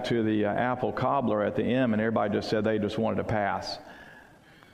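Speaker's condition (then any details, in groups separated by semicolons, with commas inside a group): No condition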